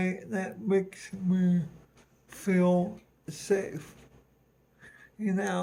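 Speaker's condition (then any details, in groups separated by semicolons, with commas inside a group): Cerebral palsy; speech noticeably affected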